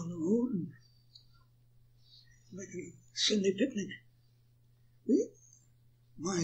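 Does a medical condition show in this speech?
Yes: Parkinson's.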